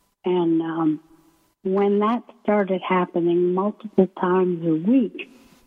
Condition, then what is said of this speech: ALS (motor neuron disease). I've learned to pace myself when I speak with my breathing and slowing down or pausing.